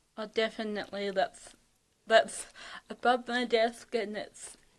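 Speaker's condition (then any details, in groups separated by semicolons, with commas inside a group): Cerebral palsy (athetoid); fatigue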